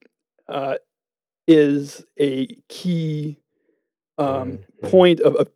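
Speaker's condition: Stuttering; lifelong stuttering; prolonged sounds, blocks

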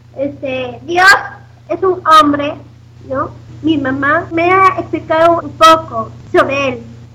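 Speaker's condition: Down syndrome; self-described good language

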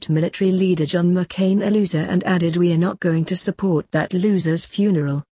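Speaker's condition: No condition

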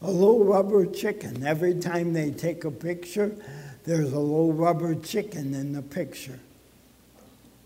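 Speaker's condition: ALS (Lou Gehrig's disease); talks softly to save air, asks Wendy to turn microphone volume up

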